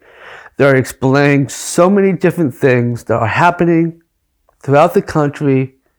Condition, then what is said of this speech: Down syndrome. The fact that he can speak publicly, that's his talent.